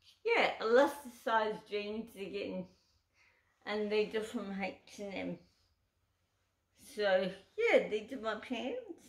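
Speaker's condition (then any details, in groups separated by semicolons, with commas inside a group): Cerebral palsy; uses wheelchair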